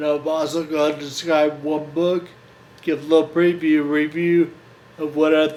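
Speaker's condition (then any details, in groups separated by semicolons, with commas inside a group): Friedreich's ataxia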